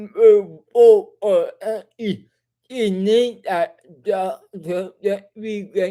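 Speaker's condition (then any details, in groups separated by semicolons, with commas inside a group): Cerebral palsy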